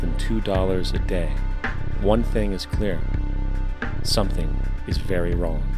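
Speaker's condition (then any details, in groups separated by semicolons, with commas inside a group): No condition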